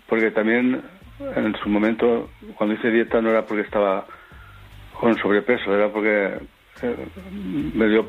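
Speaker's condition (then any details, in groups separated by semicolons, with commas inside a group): Parkinson's; on medication for Parkinson's, plays table tennis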